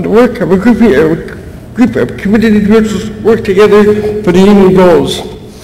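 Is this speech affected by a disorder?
Yes: cerebral palsy; speech noticeably affected.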